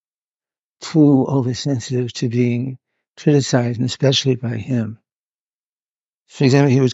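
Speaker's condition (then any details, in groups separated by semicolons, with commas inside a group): Parkinson's; needs to move about while filmed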